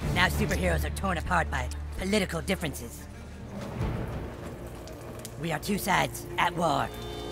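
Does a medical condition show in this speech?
No.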